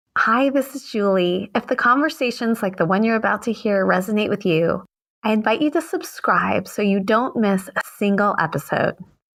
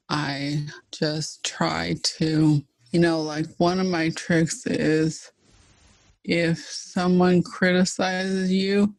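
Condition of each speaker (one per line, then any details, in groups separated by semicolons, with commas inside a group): No condition
ALS (Lou Gehrig's disease); fast progressing form; almost bedbound, uses wheelchair; voice wonky, full voice earlier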